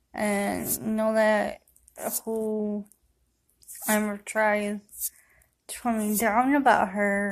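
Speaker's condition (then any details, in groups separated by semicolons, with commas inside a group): Cerebral palsy; affects walking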